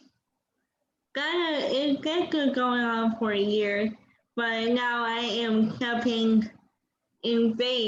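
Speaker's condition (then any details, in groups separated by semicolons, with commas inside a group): Cerebral palsy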